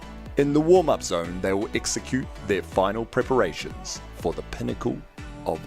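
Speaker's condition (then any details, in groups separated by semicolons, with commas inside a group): No condition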